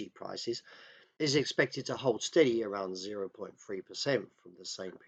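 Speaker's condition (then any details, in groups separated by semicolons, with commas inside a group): No condition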